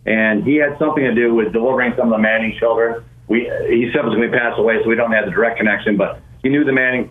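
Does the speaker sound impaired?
No.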